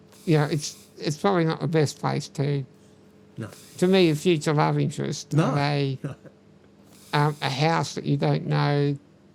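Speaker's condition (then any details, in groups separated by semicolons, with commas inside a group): Muscular dystrophy; uses wheelchair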